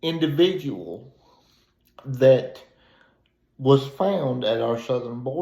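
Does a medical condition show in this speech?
Yes: cerebral palsy; reports speaking clearly.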